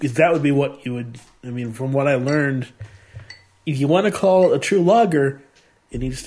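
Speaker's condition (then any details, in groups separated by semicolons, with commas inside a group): No condition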